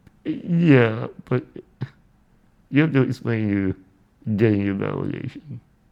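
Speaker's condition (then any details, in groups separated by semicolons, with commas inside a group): Spinal muscular atrophy; neuromuscular disability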